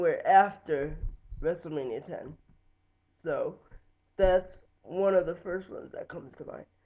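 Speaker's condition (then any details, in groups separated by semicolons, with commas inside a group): Cerebral palsy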